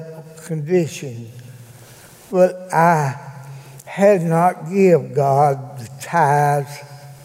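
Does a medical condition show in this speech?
Yes: cerebral palsy; attended school for handicapped children.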